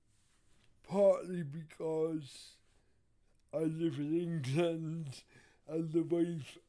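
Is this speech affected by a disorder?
Yes: cerebral palsy; wheelchair user.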